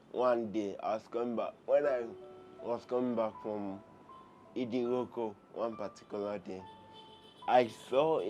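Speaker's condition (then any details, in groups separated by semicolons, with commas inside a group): Cerebral palsy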